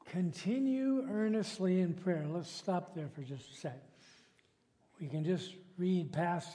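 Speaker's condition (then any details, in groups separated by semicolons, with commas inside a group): No condition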